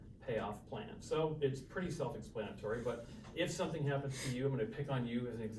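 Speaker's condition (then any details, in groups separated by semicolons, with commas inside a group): No condition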